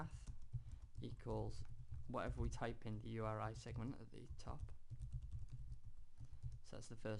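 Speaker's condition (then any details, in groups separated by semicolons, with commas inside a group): No condition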